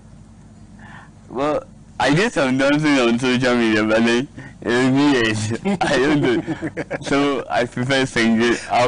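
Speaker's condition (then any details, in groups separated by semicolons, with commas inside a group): Cerebral palsy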